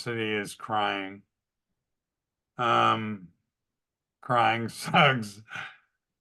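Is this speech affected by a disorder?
Yes: ALS.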